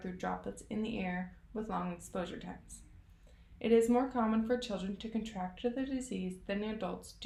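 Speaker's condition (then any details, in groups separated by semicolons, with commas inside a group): No condition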